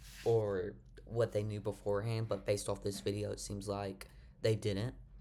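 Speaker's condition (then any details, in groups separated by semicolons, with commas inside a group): No condition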